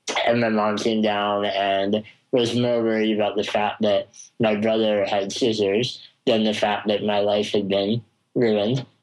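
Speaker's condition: Spinal muscular atrophy; congenital, progressive muscle wasting, legs, arms, jaw, tongue, never crawled, sat or walked unassisted, wheelchair since about two; jaw and tongue weakness affects talking, sounds mumbly, at times difficult to understand

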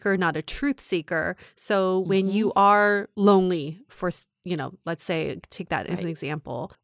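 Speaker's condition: No condition

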